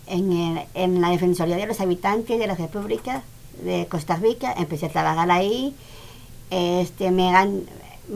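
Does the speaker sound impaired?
Yes: Down syndrome.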